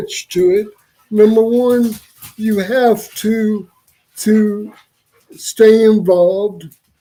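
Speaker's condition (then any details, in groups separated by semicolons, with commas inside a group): Cerebral palsy; wheelchair user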